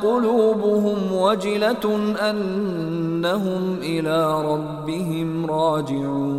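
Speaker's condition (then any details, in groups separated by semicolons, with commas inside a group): No condition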